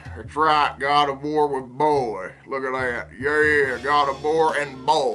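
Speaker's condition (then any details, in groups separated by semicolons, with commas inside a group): No condition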